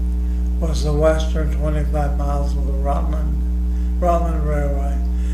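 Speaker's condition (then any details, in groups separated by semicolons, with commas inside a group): ALS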